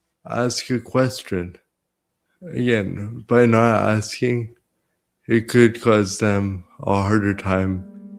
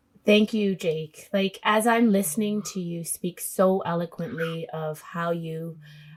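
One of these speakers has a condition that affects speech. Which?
The first: cerebral palsy; present from birth; manual wheelchair.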